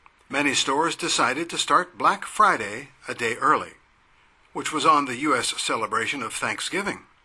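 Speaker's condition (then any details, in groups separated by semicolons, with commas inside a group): No condition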